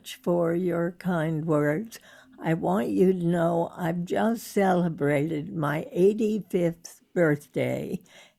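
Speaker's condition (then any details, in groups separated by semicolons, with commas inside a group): Spasmodic dysphonia; sound of voice off-putting to some listeners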